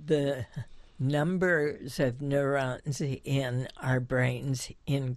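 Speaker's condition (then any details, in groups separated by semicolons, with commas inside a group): Spasmodic dysphonia; vocal cords clench involuntarily, attributed to incorrect messages from basal ganglia; like partial vocal cord paralysis, difficulty initiating voice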